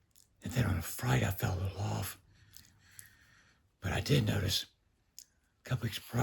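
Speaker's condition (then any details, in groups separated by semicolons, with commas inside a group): Neck cancer with tracheostomy, speaking valve; neck cancer, radiation narrowed vocal cords, tracheostomy; speaks via valve, gravelly quiet voice, pressure when swallowing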